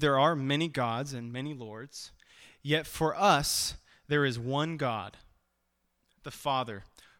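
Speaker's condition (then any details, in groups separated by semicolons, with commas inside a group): No condition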